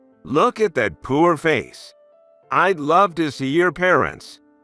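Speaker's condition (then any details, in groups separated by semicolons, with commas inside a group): No condition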